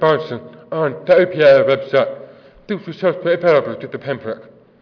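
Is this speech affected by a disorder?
Yes: deafness; deaf accent, offers to repeat if not understood.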